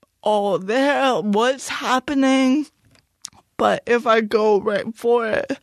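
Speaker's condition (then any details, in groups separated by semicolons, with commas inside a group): Cerebral palsy; speech noticeably affected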